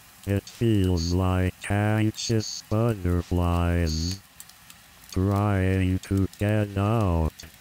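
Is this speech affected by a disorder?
Yes: amyotrophic lateral sclerosis; bulbar onset.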